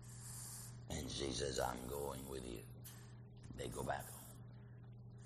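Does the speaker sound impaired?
Yes: laryngectomy, voice prosthesis; earlier could barely whisper.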